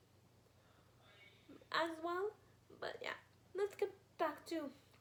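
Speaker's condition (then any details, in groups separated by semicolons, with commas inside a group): Spastic quadriplegic cerebral palsy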